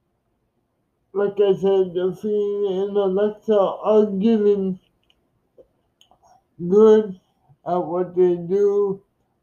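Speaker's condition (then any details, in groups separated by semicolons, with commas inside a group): Cerebral palsy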